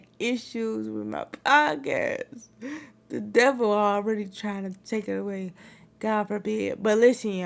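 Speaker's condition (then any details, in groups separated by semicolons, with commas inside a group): Cerebral palsy; wheelchair user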